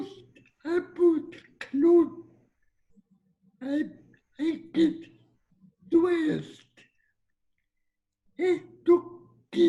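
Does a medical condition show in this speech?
Yes: cerebral palsy; speech slightly affected.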